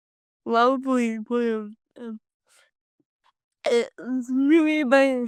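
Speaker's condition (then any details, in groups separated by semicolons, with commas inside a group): Cerebral palsy; from birth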